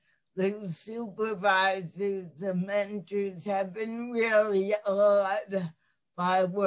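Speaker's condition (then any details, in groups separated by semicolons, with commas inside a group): Cerebral palsy; lifelong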